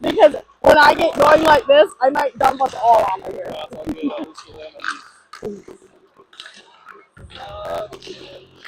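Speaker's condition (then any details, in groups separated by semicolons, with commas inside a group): No condition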